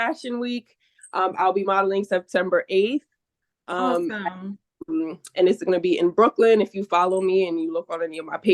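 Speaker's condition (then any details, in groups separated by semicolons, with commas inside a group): No condition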